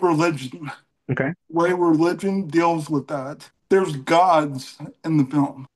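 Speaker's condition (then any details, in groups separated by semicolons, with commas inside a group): Cerebral palsy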